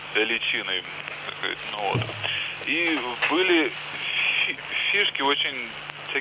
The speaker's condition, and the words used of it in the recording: Stuttering. Я больше не заикаюсь, но я... это так на час.